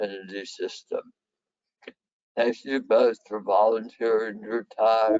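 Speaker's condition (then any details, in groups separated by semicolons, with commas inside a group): Head and neck cancer; left vagus nerve severed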